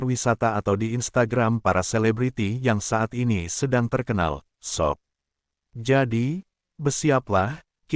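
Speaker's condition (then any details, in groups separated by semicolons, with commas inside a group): No condition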